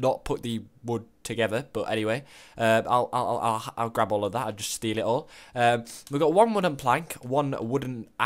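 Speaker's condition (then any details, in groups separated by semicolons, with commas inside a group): No condition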